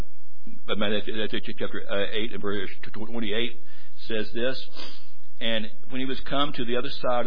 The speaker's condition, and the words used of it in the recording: Stuttering. Seems like I stutter less and talk slower when my heart's broken.